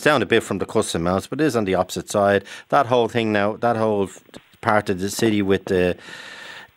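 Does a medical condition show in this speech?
No.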